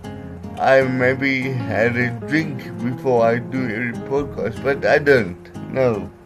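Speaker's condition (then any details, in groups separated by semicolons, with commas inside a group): Cerebral palsy; myasthenia gravis muscle fatigue, breathing weakness, sometimes out of breath, uses oxygen machine, on medication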